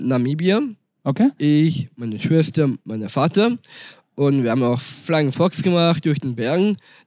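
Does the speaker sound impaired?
Yes: Down syndrome; speaks German and fluent English, had tutoring to practise speaking German.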